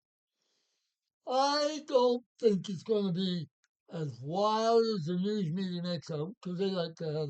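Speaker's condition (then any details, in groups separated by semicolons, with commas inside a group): Parkinson's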